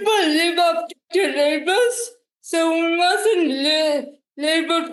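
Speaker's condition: Cerebral palsy, quadriplegic

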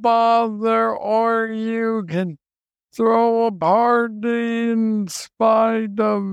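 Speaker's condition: Parkinson's disease, young onset; symptoms fluctuate and flare unpredictably, worsened by stress

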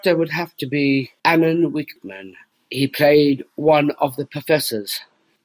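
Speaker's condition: Down syndrome

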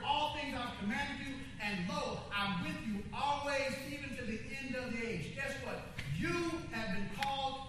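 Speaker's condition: No condition

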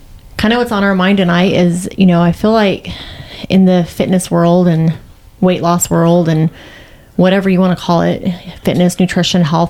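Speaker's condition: No condition

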